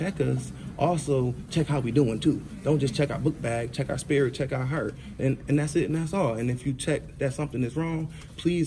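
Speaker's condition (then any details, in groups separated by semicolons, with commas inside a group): No condition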